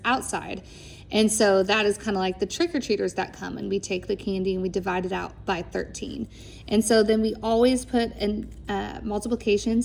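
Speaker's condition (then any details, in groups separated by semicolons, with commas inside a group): No condition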